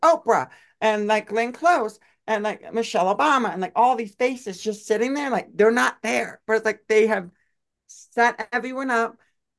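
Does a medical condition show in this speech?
Yes: deaf; sign language user; uses own voice, difficulty pronouncing unfamiliar names.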